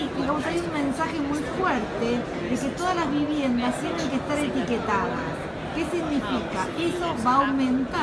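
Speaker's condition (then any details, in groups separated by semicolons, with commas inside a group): No condition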